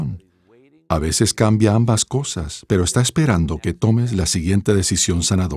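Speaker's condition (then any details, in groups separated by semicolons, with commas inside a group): No condition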